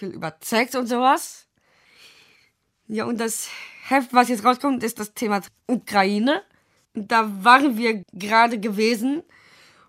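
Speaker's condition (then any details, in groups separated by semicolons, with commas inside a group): Down syndrome; present from birth, wears pacemaker, limits sport and rides; cannot speak freely very well, read prepared question aloud at wahlkampfarena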